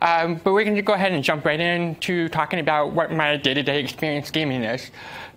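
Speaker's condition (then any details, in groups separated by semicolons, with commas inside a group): Deafness; uses American Sign Language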